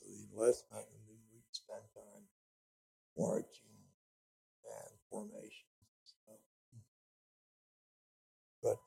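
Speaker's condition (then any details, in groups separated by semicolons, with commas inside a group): Speech impediment; possibly noticeable to listeners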